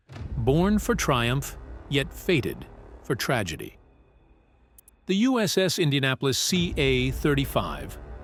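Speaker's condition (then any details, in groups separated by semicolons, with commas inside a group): No condition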